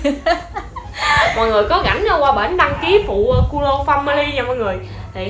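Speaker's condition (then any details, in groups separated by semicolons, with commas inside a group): No condition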